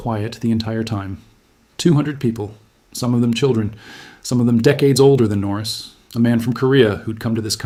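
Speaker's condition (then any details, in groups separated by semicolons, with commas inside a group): No condition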